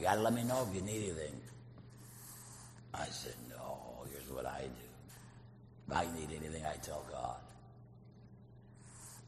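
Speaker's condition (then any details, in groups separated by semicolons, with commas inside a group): Laryngectomy, voice prosthesis; liquid diet during treatment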